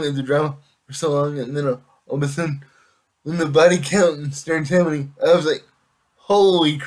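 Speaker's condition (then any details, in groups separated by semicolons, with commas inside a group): Cerebral palsy; affects all muscles; able to speak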